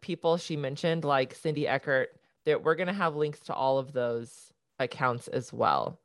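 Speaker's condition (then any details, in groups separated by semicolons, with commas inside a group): No condition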